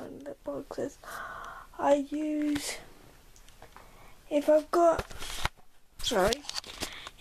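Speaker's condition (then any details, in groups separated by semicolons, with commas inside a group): Cerebral palsy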